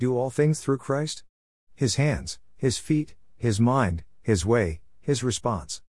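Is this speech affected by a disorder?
No.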